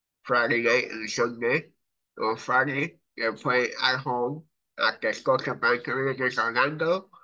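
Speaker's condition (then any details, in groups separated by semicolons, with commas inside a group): Cerebral palsy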